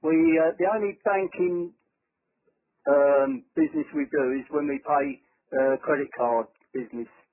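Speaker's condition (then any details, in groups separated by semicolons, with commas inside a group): No condition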